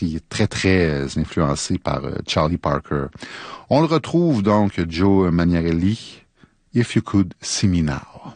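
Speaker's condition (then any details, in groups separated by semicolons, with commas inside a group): No condition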